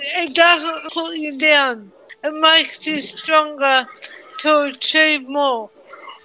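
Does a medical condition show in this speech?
Yes: cerebral palsy.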